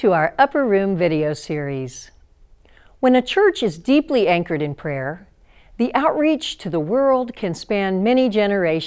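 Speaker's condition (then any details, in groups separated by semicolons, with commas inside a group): No condition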